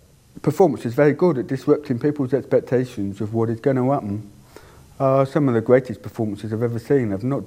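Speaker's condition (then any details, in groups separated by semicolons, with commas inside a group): Deafness; cannot hear own voice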